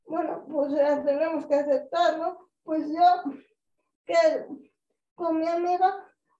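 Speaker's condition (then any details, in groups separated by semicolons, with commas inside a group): Cerebral palsy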